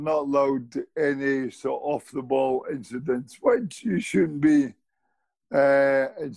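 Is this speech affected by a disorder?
Yes: motor neurone disease; still speaks, host calls speech eloquent.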